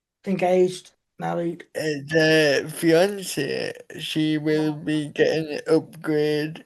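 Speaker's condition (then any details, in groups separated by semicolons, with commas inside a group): Cerebral palsy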